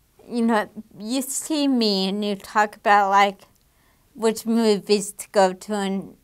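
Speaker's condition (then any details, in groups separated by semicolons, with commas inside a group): Damaged diaphragm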